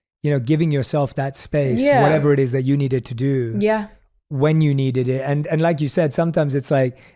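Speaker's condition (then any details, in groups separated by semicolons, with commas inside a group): No condition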